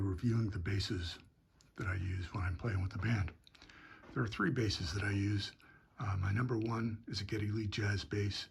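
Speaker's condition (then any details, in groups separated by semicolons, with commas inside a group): No condition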